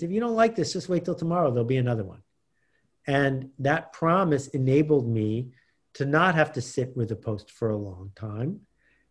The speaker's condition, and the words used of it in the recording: None; typical speech.